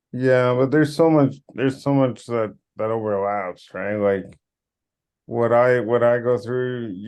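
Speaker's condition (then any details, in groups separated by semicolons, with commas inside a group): Cerebral palsy; power wheelchair since childhood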